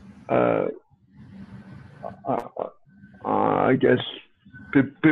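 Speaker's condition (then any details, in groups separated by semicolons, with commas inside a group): Cerebral palsy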